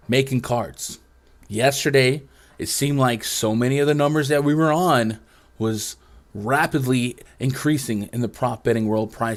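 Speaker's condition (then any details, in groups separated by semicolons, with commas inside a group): No condition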